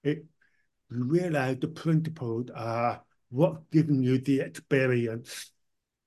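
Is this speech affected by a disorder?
Yes: profound deafness; born profoundly deaf, powerful hearing aids early, cochlear implant one ear after ear problem; hearing aids let own speech be heard, speech not too bad.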